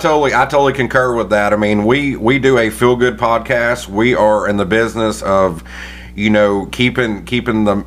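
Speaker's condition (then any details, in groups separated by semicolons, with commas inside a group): No condition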